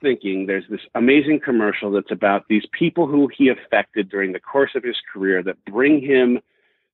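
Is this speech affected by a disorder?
No.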